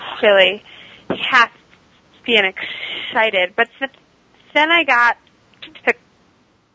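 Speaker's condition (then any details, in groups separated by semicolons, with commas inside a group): Stuttering; very severe third grade, worse high school, speakeasy from Dr. John Haskell, speech therapy helped core; moderate, occasional speakeasy in-ear delayed auditory feedback device, not worn on show; device cuts stuttering about 95%, still stutters at sentence onset, worse around unfamiliar people, sometimes avoids talking; repeated sounds, blocks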